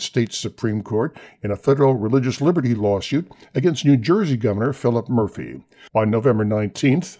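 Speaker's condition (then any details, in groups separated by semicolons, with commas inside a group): No condition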